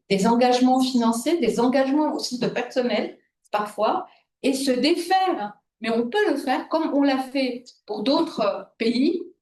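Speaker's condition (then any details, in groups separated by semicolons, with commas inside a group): No condition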